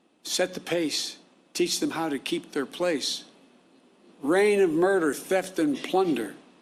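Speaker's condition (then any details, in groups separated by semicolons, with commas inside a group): No condition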